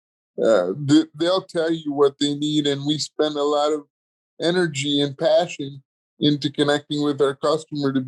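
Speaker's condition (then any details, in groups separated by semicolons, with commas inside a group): Cerebral palsy; congenital, electric wheelchair, lifelong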